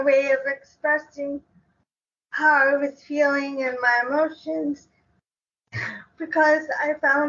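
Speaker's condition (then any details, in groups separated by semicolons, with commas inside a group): Cerebral palsy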